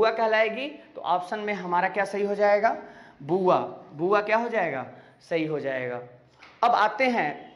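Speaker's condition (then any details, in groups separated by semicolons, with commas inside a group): No condition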